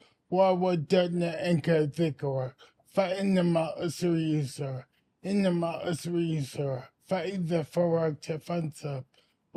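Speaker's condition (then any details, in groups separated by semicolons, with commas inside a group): Anoxic brain injury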